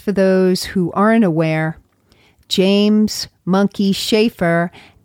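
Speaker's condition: No condition

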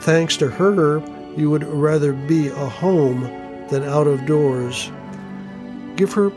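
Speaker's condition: No condition

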